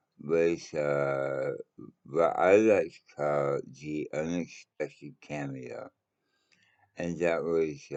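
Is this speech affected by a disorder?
Yes: mouth cancer.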